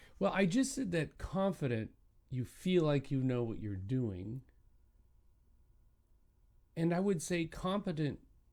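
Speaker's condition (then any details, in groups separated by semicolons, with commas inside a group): No condition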